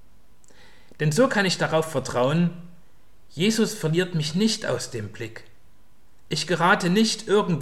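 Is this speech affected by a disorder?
No.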